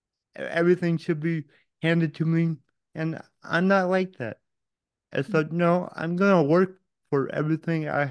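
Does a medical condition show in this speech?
Yes: cerebral palsy; born without heartbeat or breathing, revived, oxygen loss brain damage, diagnosed age one, physical only.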